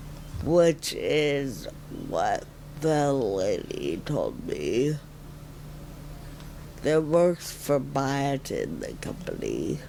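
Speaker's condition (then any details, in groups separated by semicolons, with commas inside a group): Friedreich ataxia; speech tires with effort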